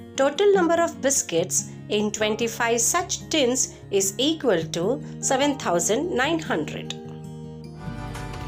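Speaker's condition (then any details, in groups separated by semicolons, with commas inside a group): No condition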